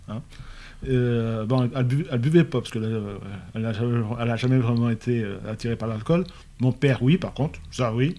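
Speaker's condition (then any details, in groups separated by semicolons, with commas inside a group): Stuttering; possibly partly from epilepsy, large tongue scar from frequent tongue biting in seizures; concentrates hard to remain intelligible to everyone; repeated sounds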